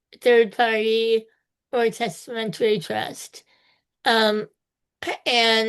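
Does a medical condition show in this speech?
Yes: spinal muscular atrophy type two.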